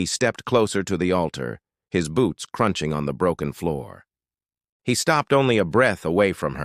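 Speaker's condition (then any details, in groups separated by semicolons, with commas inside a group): No condition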